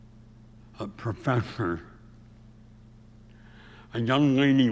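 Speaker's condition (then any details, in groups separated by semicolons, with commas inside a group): Severe speech impediment; from early childhood, could not talk at all as young child, first operation in North Dakota hospital; white woman taught tongue movement, chewing food and speaking, impediment heard on radio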